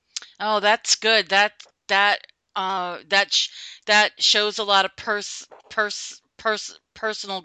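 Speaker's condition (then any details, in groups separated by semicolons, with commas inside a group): Stuttering; long fluent periods unnoticed by listeners, then sudden stuttering on every word, highly variable; repeated sounds, repeated words, prolonged sounds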